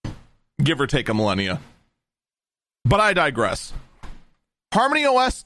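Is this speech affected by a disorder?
No.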